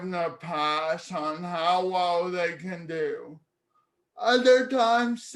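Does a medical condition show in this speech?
Yes: cerebral palsy; speech therapy in childhood.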